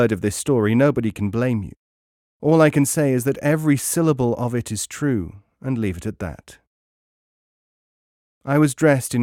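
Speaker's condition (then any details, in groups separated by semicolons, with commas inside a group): No condition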